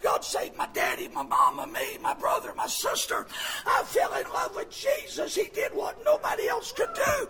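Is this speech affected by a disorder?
Yes: vocal fold paralysis, bilateral; speaks with false vocal folds; voices with false folds.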